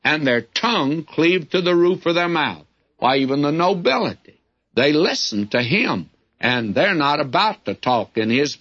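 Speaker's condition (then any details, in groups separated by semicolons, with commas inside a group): No condition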